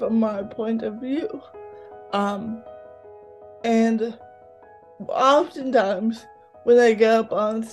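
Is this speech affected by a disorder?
Yes: cerebral palsy, mild; mouth affected.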